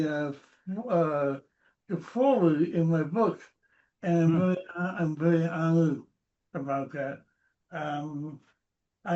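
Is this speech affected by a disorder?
Yes: cerebral palsy; noticeable speech impediment.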